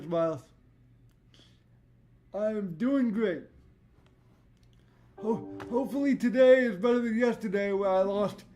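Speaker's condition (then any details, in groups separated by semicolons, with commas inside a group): Cerebral palsy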